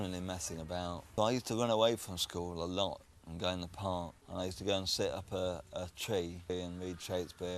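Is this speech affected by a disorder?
Yes: cerebral palsy.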